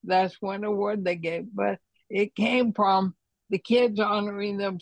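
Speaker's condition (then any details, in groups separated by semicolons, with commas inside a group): ALS; needs to sit when breathless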